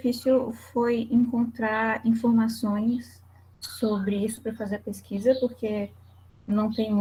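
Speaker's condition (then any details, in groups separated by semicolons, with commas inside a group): No condition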